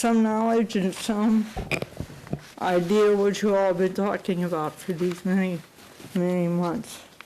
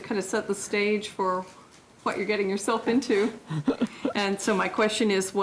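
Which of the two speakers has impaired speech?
The first: cerebral palsy; unable to type.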